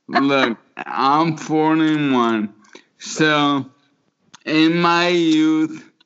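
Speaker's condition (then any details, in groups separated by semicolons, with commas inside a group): Motor neuron disease; can no longer dance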